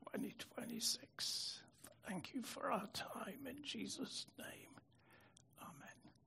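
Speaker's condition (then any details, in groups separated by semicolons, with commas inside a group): Spasmodic dystonia; brain disorder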